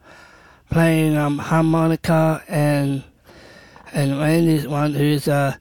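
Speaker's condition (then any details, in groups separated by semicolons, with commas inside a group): Down syndrome; not always understood by others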